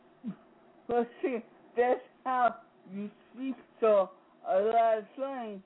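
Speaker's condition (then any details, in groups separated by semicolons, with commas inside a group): Speech impediment; disability; sometimes gets stuck, breath won't push words out, speech very clear today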